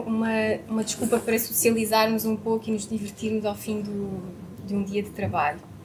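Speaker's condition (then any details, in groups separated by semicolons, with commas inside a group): No condition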